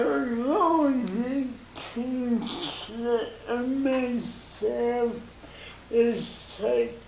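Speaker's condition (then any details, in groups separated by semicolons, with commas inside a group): Cerebral palsy; motorized wheelchair; speech impairment, cerebral palsy accent, hard to hear in noise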